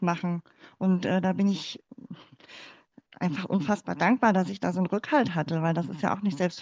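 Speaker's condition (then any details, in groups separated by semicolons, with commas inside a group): Cleft palate; congenital, born in former GDR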